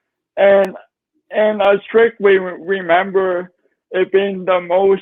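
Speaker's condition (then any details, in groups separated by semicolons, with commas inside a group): Cerebral palsy; brain injury; diagnosed age 3, physical and occupational therapy; nonverbal at age 3, speech therapy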